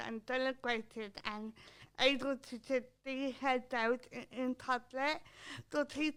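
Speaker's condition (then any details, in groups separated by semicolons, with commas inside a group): Cerebral palsy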